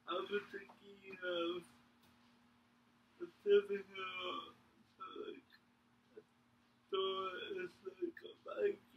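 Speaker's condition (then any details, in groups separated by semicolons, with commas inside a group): Cerebral palsy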